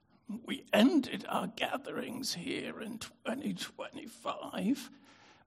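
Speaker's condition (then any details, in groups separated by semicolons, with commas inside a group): Spasmodic dystonia; prior stroke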